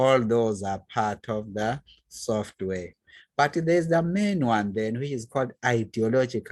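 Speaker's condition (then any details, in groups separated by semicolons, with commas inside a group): No condition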